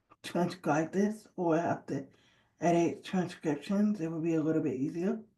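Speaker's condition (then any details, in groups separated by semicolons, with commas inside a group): Cerebral palsy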